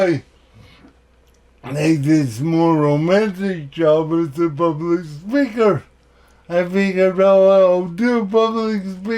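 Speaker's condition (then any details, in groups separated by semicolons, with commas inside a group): Cerebral palsy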